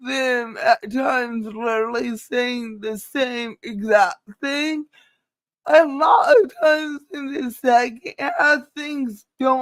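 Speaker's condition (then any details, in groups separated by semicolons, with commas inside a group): Cerebral palsy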